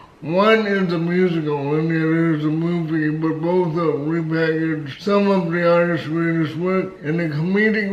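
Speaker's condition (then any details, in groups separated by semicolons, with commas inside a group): Cerebral palsy, spastic, severe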